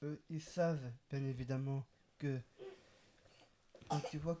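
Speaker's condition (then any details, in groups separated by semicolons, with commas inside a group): Down syndrome, trisomy 21; extra chromosome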